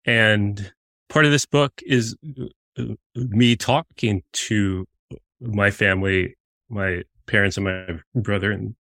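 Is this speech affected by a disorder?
Yes: stuttering; audible stuttering during interviews, noticed by listeners; here prolonged sounds.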